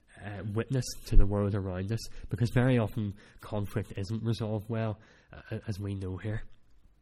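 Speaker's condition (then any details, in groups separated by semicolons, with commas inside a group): Cleft palate; cleft palate since childhood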